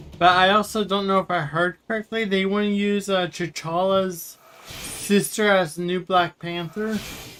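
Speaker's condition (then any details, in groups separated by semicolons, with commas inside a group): Cerebral palsy; wheelchair user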